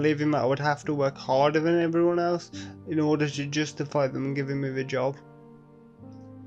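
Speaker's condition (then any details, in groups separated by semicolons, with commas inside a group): Quadriplegic cerebral palsy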